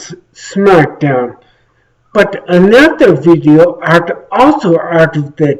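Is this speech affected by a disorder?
Yes: traumatic brain injury.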